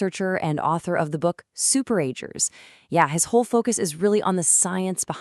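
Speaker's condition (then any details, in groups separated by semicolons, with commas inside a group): No condition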